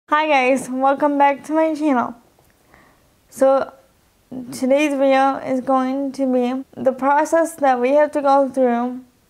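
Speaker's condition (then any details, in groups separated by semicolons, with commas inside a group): Cerebral palsy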